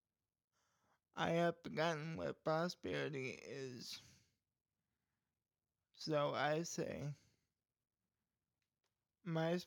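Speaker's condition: Cerebral palsy; speech problem due to cerebral palsy

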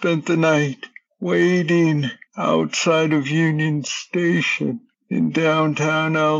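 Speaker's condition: Parkinson's disease, young-onset

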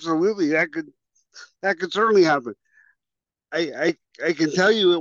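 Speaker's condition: Cerebral palsy; some 40 years ago

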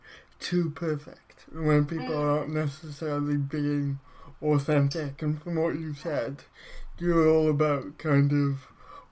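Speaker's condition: Cerebral palsy; brain damage at or around birth

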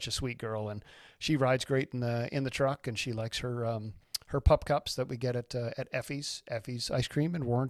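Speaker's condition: No condition

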